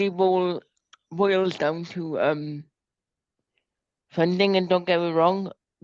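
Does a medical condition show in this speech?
Yes: cerebral palsy; no physio or speech therapy as adult.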